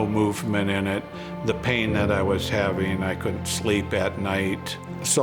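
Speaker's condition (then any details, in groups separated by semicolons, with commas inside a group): No condition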